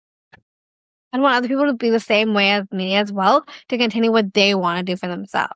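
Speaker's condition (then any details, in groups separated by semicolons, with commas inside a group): Down syndrome; duplicate of the 21st chromosome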